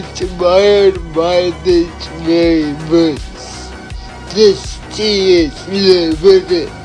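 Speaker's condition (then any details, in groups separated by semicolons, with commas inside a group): Cerebral palsy; knees cave, unpredictable body movements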